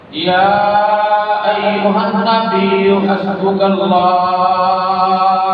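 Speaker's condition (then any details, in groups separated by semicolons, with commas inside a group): No condition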